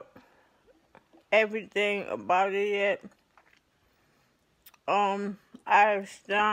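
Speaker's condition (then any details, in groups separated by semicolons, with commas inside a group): ALS; affects hands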